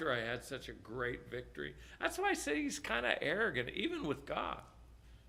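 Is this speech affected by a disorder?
No.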